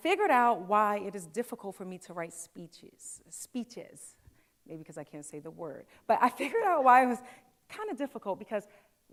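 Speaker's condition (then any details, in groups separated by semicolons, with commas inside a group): No condition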